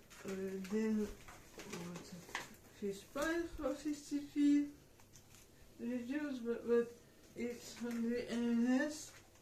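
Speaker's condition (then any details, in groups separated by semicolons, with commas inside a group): Cerebral palsy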